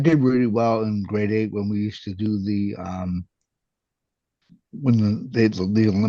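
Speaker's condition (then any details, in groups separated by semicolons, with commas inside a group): Cerebral palsy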